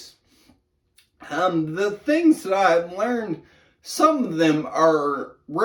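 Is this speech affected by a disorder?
Yes: brain injury.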